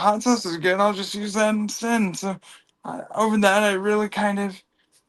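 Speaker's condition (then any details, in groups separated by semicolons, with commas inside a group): Cerebral palsy; from birth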